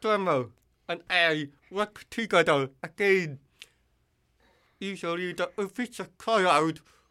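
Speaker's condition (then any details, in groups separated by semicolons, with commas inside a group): Deafness; needs others' feedback on loudness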